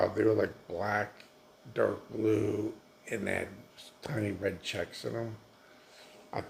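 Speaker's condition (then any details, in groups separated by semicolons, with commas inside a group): Multiple sclerosis; dry mouth, dry food hard to swallow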